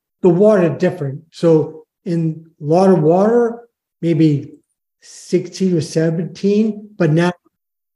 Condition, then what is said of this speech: Aphasia. But with aphasia, I can't talk, right? I can't talk very good.